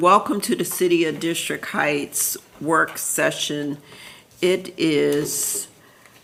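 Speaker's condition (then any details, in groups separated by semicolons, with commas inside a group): No condition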